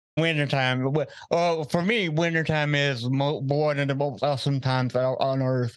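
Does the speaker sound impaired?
Yes: cerebral palsy, mild.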